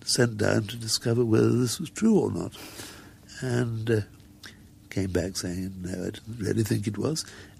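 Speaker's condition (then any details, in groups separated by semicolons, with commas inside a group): Muscular dystrophy; progressive, wheelchair user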